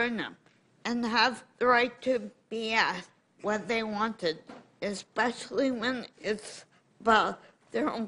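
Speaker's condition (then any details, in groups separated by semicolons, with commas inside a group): Cerebral palsy; from birth, intellectual disability; 51 years with condition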